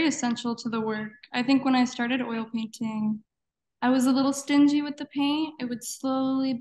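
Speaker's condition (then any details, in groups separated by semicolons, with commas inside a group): No condition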